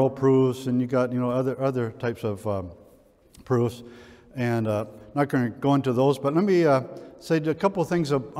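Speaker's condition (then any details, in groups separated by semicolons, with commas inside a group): No condition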